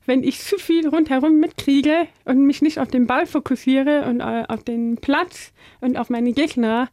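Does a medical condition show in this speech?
Yes: deafness; better than many deaf people.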